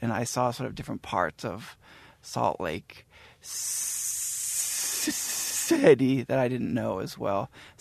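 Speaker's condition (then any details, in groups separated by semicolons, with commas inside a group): Stuttering; lifelong stutter, at times covert about stuttering, especially in childhood; cannot say Ben, difficulty with word-initial stop consonants like b, explosive sounds hard; repeated sounds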